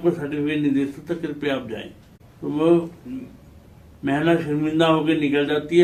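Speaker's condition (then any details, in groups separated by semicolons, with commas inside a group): Cerebral palsy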